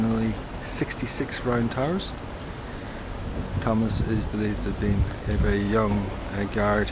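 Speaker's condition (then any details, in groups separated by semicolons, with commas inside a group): No condition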